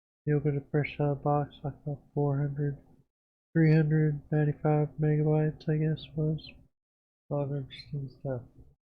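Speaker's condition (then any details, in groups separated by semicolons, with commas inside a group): Parkinson's disease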